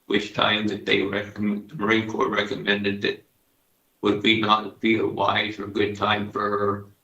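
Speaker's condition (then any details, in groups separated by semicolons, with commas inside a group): Parkinson's disease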